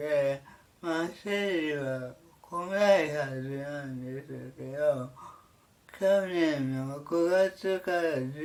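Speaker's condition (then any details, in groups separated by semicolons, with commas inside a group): Cerebral palsy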